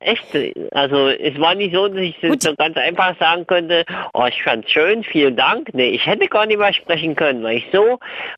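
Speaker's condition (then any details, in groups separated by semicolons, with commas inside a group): Cleft lip and palate, cleft lip, jaw and palate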